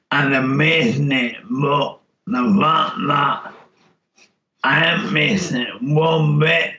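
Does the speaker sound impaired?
Yes: motor neurone disease; speech change noticeable by time of diagnosis, frailer with weight loss then; mind still intact; cannot speak well.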